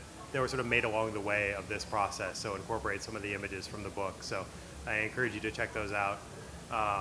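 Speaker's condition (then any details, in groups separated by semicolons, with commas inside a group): No condition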